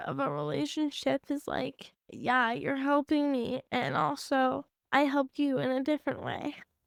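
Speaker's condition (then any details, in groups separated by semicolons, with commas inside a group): Cerebral palsy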